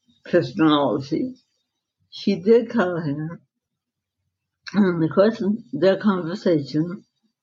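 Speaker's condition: Dystonia, secondary to encephalitis; almost no hand

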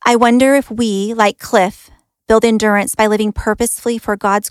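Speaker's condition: No condition

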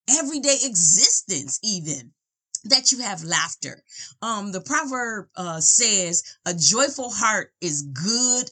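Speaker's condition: No condition

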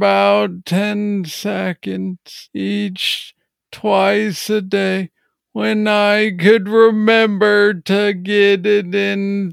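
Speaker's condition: Parkinson's disease; diagnosed at age 35, lost sense of smell (anosmia), self-devised daily sniff therapy with four essential oils; clear on good days, slurred words when off, intelligibility varies between episodes

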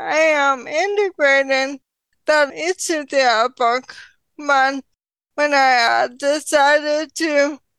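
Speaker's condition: ALS; slower progression than expected

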